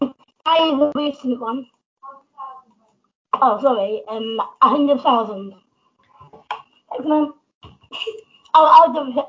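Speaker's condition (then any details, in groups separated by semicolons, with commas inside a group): Down syndrome; learned to walk late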